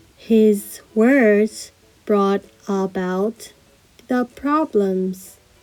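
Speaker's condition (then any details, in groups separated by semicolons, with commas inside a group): No condition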